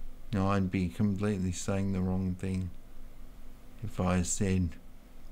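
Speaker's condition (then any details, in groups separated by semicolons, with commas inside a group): Multiple sclerosis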